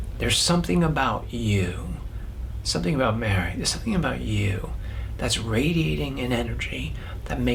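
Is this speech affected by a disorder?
No.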